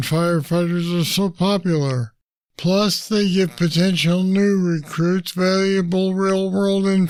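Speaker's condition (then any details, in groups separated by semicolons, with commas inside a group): Parkinson's disease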